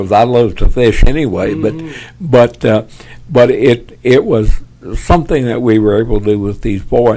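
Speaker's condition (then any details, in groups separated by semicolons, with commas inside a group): Parkinson's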